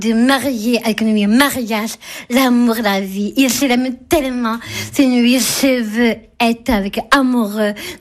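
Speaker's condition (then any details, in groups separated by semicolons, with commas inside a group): Down syndrome (trisomy 21); described as handicapped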